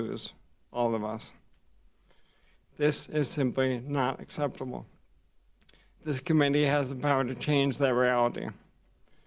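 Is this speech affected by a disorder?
Yes: ALS; voice and hands affected; voice audibly affected.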